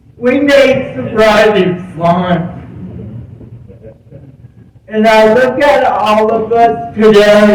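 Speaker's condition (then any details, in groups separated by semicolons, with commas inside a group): Cerebral palsy; present from birth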